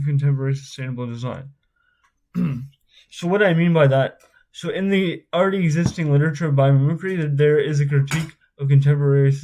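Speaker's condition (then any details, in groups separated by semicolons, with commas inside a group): Spastic cerebral palsy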